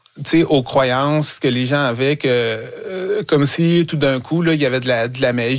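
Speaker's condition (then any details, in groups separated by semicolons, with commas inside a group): Stuttering; hereditary neurodevelopmental stuttering, interrupted speech neural connections, many techniques tried, Association Bégaiement Communication since age 42; age 47, still stutters, much reduced since age 15, likely neuroplasticity and techniques; speaking can be a struggle against oneself and the stuttering; repeated sounds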